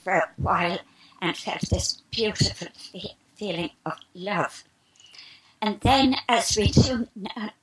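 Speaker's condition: Spasmodic dysphonia; asks hosts for healing meanwhile

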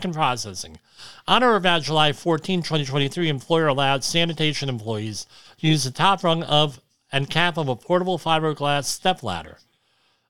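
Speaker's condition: Cleft lip and palate; has tinnitus

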